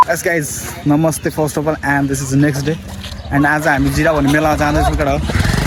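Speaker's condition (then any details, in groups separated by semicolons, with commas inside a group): No condition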